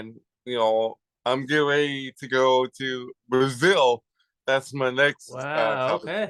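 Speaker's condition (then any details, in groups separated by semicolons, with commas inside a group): Cerebral palsy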